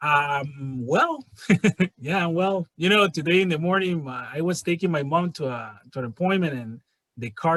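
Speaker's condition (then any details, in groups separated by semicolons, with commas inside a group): No condition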